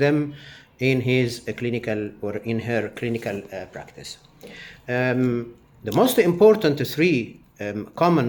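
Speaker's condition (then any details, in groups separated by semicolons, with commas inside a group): No condition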